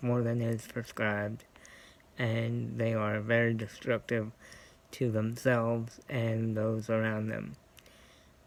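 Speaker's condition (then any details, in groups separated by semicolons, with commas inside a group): Cerebral palsy; scoliosis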